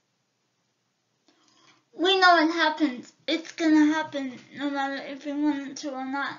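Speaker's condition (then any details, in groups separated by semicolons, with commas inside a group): Cerebral palsy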